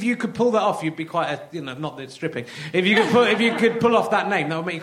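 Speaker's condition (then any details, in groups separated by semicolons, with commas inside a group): No condition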